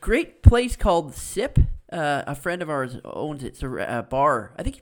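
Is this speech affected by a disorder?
No.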